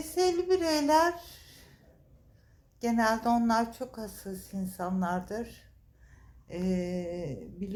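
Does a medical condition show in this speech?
Yes: ALS, upper motor neuron predominant; mainly upper motor neuron, onset with balance problems, leg weakness; 31 years since onset, age 62.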